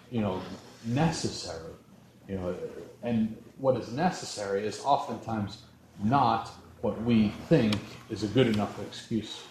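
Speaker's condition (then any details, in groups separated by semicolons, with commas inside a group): No condition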